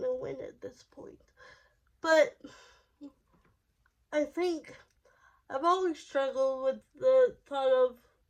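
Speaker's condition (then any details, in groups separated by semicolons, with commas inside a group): Cerebral palsy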